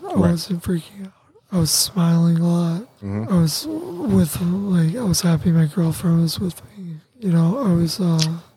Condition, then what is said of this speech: Tracheostomy. I have a trach, and that's what connects to a ventilator.